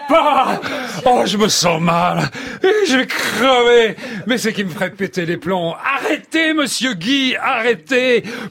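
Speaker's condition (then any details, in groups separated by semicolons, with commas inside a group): No condition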